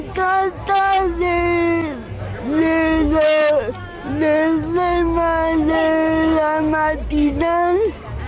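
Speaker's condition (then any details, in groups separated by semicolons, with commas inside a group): Cerebral palsy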